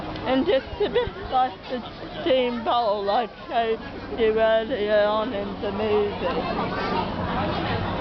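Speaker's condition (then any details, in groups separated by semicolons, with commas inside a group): Cerebral palsy; oxygen starvation at birth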